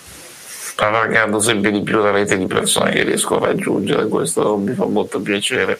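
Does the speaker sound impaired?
Yes: Duchenne muscular dystrophy; genetic Duchenne muscular dystrophy, diagnosed around age six and a half; ventilator enables speaking and more autonomous breathing.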